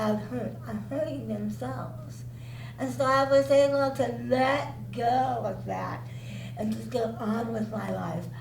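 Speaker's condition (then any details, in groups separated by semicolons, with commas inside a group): Cerebral palsy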